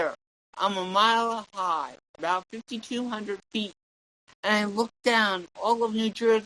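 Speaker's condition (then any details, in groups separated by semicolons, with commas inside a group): Cerebral palsy; tongue and legs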